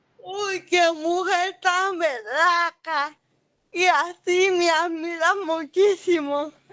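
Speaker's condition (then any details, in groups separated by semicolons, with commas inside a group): Cerebral palsy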